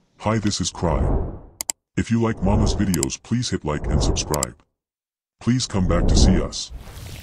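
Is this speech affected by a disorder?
No.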